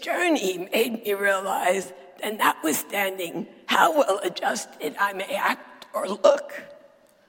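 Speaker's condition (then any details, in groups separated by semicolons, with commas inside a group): Dysphonia; lost ability to sing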